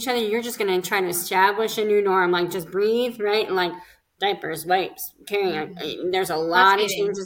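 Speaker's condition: Cleft lip and palate; physical therapy after graft

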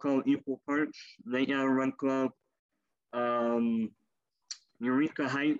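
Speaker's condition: Cleft lip and palate; former wheelchair user

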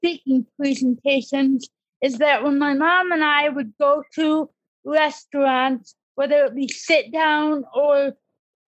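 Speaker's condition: Cerebral palsy; disability since childhood

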